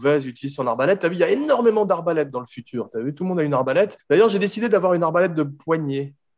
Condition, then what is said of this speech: None; typical speech.